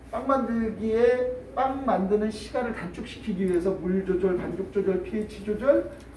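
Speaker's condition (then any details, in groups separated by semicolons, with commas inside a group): No condition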